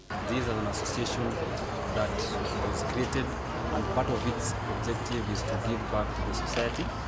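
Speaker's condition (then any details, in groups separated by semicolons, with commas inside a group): No condition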